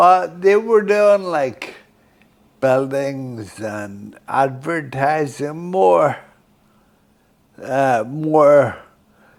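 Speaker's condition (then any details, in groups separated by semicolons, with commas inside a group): Friedreich's ataxia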